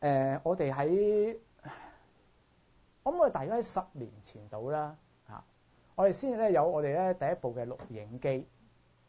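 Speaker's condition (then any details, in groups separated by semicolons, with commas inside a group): No condition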